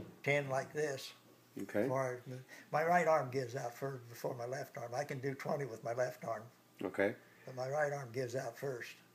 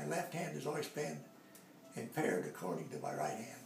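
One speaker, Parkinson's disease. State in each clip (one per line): One month after stem cell implant
Before stem cell implant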